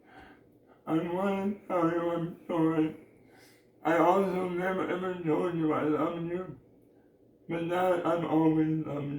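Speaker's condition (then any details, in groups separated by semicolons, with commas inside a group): Oral cancer; base of tongue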